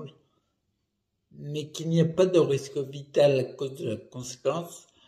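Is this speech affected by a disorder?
Yes: primary progressive multiple sclerosis.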